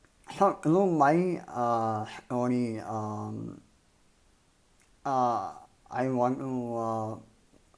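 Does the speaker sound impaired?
Yes: cleft palate and lip; malformed nose.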